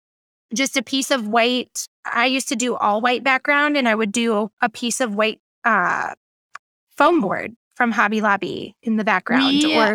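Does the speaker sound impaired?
No.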